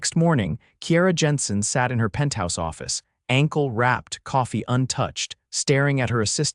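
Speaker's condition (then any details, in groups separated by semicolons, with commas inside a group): No condition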